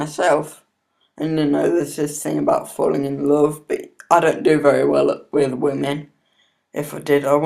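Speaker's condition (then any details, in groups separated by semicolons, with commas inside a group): Cerebral palsy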